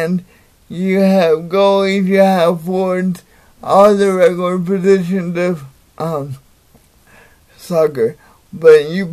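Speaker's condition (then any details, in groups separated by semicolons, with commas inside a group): Cerebral palsy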